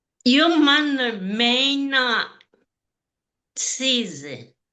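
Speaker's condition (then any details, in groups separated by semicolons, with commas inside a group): Cerebral palsy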